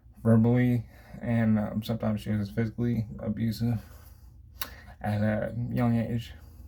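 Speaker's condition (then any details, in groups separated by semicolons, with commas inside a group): Cerebral palsy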